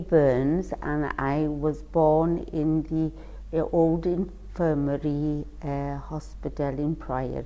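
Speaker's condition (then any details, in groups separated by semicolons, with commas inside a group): Cerebral palsy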